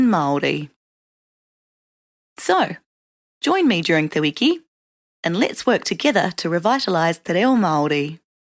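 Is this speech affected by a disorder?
No.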